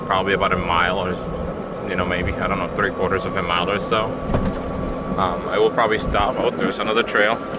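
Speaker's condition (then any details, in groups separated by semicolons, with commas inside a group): No condition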